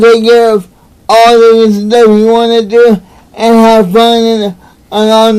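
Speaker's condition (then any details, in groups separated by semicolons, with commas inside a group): Cerebral palsy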